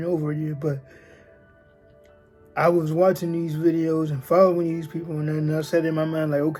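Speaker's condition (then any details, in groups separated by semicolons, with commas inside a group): Cerebral palsy, spastic diplegia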